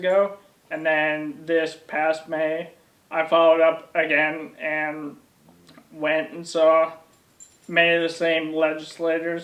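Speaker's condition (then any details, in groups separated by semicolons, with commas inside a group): ALS; onset in legs, then arms, then core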